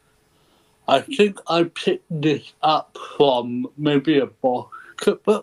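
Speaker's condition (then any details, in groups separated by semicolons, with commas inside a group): Cerebral palsy; ataxic type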